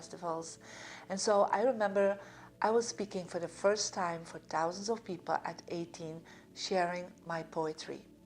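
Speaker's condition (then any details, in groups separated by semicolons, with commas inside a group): No condition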